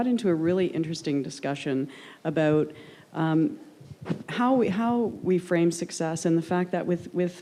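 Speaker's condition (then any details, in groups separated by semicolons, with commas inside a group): No condition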